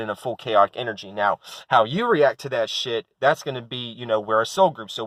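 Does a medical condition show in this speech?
No.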